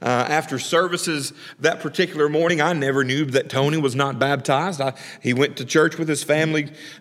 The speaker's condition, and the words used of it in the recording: None; typical speech.